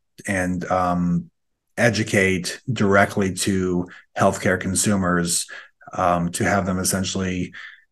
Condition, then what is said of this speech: No condition.